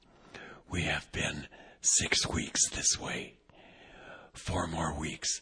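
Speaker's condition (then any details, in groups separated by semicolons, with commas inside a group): Vocal cord paralysis, unilateral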